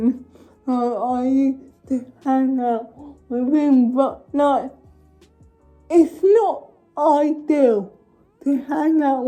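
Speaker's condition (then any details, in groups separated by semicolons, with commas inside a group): Cerebral palsy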